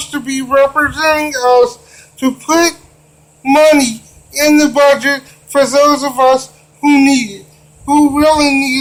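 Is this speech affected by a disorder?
Yes: cerebral palsy; wheelchair user.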